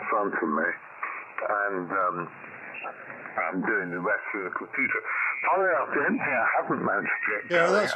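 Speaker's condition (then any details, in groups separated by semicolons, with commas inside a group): Mouth surgeries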